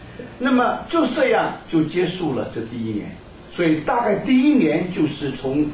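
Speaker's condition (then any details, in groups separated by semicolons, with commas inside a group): No condition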